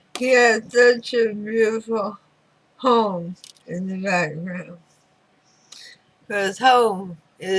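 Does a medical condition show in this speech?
Yes: throat cancer radiation damage.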